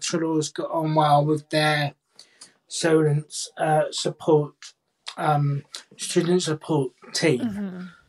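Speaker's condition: Cerebral palsy, profound hearing loss

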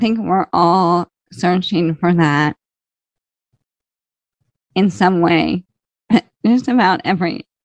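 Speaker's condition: ALS, slow progressing

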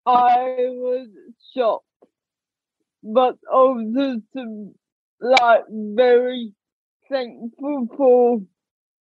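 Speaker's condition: Ataxic cerebral palsy; diagnosed at age two, affects walking and fingers, therapy can help improve; speech audibly affected

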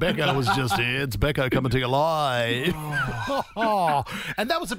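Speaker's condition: No condition

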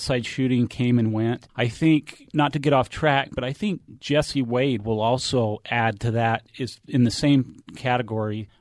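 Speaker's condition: No condition

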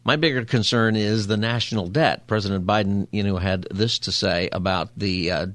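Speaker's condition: No condition

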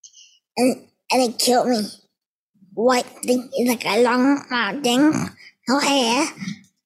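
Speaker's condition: Spinal muscular atrophy; weak respiratory muscles, breathing neurons dying over 10 years, spine curvature collapsed most lung volume

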